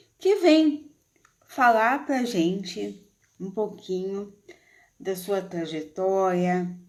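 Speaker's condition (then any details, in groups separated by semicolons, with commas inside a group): Cerebral palsy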